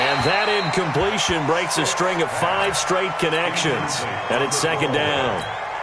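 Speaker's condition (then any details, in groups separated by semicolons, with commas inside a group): No condition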